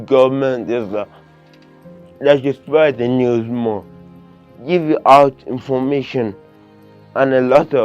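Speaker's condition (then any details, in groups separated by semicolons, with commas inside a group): Cerebral palsy, severe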